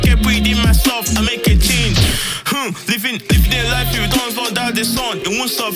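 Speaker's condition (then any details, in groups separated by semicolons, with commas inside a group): No condition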